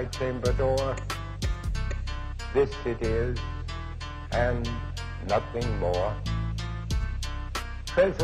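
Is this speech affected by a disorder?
No.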